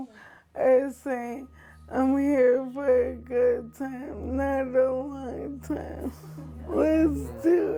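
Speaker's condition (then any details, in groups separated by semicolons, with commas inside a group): ALS; right hand weakness onset; rapid progression, about one year before diagnosis, cannot walk, age 32; losing voice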